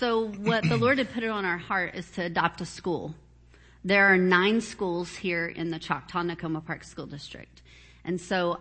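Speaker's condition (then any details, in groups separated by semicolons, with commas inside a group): No condition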